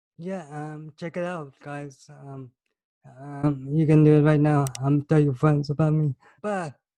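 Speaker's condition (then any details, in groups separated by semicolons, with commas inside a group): Cerebral palsy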